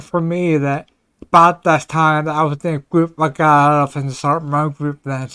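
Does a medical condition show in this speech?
Yes: ataxia; may slur speech, may sound drunk.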